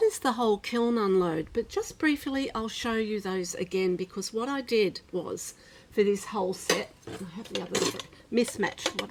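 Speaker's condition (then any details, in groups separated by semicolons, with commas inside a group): No condition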